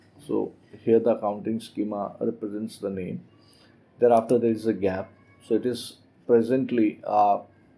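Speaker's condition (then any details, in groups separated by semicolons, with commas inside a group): No condition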